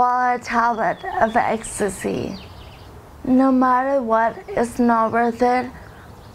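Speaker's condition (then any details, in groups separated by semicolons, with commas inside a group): Drug overdose aftereffects; initially could not talk, speech now slow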